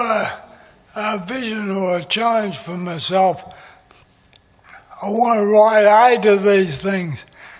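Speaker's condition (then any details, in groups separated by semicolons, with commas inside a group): MND; affects voice, breathing and hands; diagnosed about a year ago, age 58; voice is going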